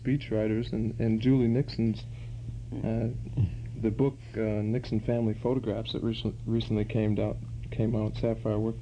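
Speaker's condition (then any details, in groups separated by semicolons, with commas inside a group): No condition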